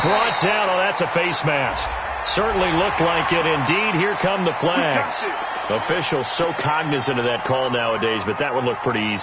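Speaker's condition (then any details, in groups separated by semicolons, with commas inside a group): No condition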